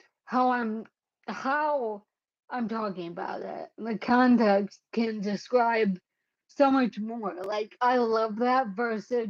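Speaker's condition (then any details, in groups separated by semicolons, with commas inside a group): Cerebellar ataxia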